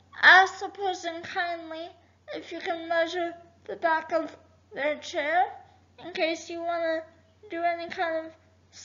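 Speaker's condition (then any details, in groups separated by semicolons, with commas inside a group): Cerebral palsy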